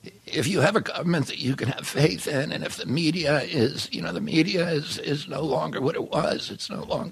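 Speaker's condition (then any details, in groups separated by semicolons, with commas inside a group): Spasmodic dysphonia; tight cords blocked air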